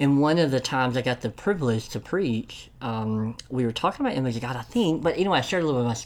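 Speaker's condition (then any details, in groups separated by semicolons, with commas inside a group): Cleft lip and palate; congenital, present from birth; listener heard 'palate' as 'pilot', self-described enunciation not always good, attributed to being from Tennessee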